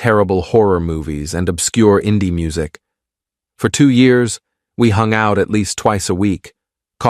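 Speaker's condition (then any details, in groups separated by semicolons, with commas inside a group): No condition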